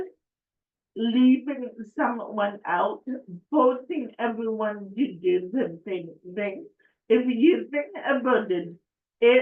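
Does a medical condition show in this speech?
Yes: cerebral palsy; affects speech.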